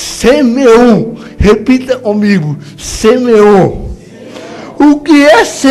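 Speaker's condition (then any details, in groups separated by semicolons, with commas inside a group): Cerebral palsy; no speech as child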